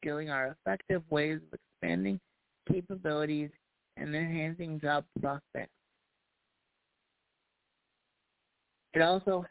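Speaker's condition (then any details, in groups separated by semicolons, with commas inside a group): Cerebral palsy; past challenges speaking up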